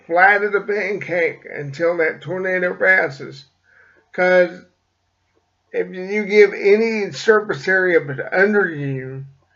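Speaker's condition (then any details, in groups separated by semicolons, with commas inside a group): Cerebral palsy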